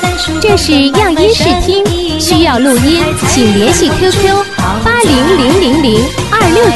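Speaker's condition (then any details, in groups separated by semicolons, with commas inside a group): No condition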